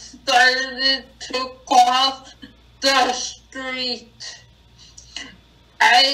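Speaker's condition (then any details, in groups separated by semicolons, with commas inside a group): Acquired brain injury; cannot talk as before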